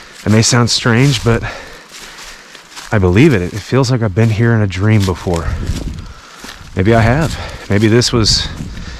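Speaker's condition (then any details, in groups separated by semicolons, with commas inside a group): No condition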